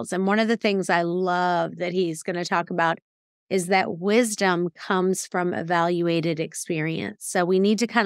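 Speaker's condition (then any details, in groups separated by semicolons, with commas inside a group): No condition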